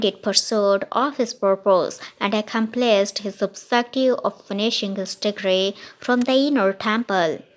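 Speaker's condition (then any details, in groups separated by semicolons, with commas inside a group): No condition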